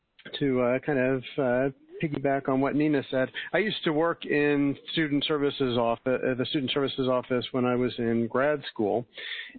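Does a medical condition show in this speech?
No.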